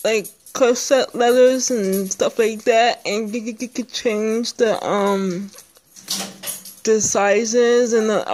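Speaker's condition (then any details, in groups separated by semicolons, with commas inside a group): Speech impairment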